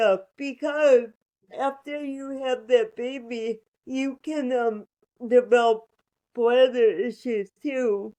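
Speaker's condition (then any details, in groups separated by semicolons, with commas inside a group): Cerebral palsy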